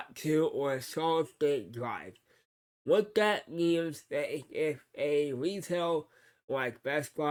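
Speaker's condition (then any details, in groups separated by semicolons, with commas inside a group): Cerebral palsy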